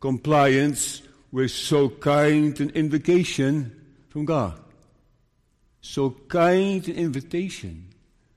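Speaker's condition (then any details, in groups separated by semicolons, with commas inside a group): Parkinson's disease; still preaching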